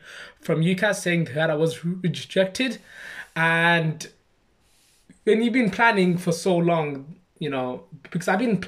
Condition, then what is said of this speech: Stuttering. Well, that took quite a long time.